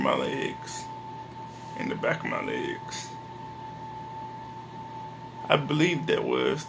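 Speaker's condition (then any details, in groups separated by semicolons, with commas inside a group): Cerebral palsy; speech is not the best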